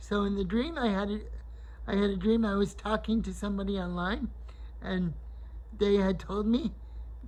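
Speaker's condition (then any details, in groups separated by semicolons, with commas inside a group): Cerebral palsy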